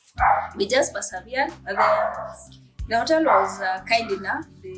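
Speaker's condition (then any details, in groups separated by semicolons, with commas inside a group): No condition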